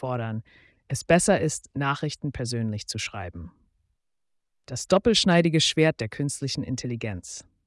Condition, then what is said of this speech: None; typical speech.